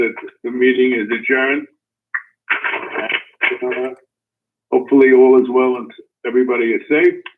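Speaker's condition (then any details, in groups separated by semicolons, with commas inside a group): No condition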